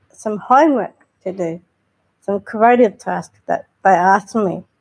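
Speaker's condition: Down syndrome; intellectual disability

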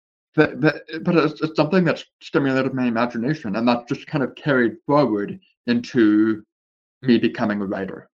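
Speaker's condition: Deafness with speech impediment, born deaf; some words difficult to say

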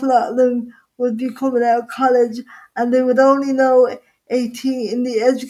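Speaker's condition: Quadriplegic cerebral palsy; full-time wheelchair user, uses personal assistants, uses ProTrack trackball

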